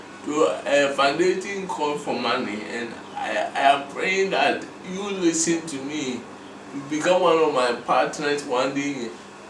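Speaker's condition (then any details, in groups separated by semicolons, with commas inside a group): Cerebral palsy; underdeveloped brain movement and speech areas, affects movement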